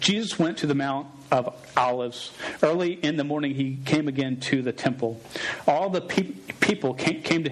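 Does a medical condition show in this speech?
Yes: stutter; probably present in childhood; sometimes unable to say own name in public; here repeated sounds, prolonged sounds.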